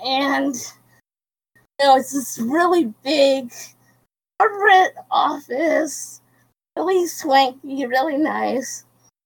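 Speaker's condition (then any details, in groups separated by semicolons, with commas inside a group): Cerebral palsy; quadriplegic, wheelchair user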